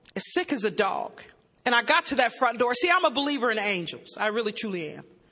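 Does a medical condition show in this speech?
No.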